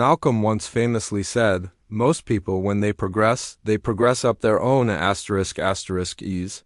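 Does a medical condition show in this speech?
No.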